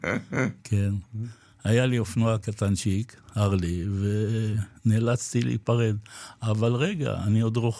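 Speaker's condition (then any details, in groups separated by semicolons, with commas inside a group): Parkinson's disease; had to sell motorcycle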